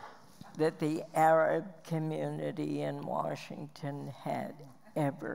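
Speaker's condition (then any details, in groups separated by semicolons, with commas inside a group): Spasmodic dysphonia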